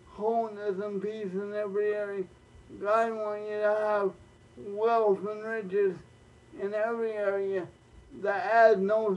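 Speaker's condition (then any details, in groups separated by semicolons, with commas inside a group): Cerebral palsy, spastic, mild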